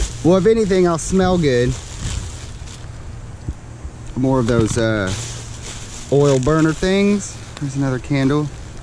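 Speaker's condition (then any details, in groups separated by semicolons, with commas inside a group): No condition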